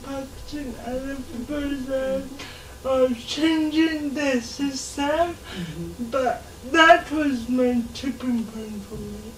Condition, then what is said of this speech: Cerebral palsy. In other terms, because I'm a slow speaker, before you understand what I'm saying, and people